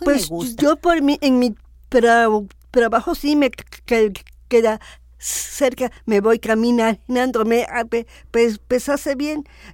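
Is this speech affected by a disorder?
Yes: Down syndrome; adult woman.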